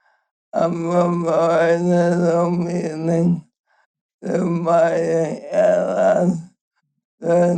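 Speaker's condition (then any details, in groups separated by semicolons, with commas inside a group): ALS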